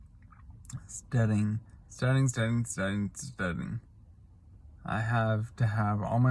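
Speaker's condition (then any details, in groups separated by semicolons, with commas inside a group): Traumatic brain injury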